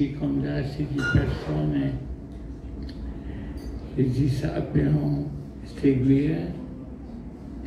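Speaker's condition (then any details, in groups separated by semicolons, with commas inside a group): ALS (sla); bulbar form; marked dysphagia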